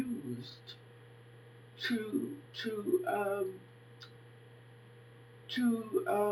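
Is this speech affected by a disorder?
Yes: facial palsy; can barely hear own speech.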